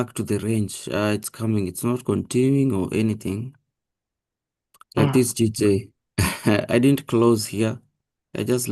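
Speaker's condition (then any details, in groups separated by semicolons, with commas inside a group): No condition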